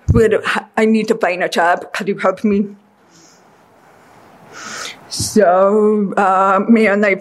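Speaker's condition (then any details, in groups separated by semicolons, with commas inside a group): Deafness; deaf since childhood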